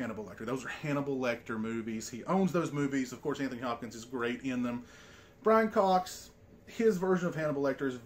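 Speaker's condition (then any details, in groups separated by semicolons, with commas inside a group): No condition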